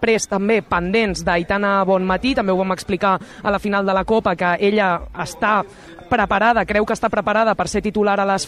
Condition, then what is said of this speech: No condition.